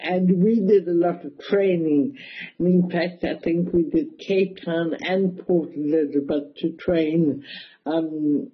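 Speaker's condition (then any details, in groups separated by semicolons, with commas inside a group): Cerebral palsy, mild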